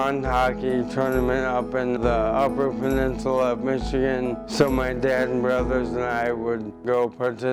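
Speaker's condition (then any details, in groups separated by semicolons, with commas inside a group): ALS; slurred, poor speech, expects to lose speech entirely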